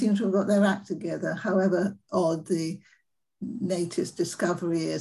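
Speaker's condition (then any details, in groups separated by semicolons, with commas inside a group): Parkinson's disease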